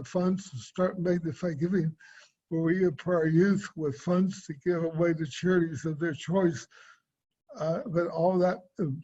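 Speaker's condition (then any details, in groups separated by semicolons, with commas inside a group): Cerebral palsy; diagnosed at age 60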